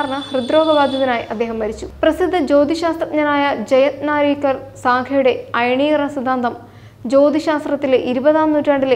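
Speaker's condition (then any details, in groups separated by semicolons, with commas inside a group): No condition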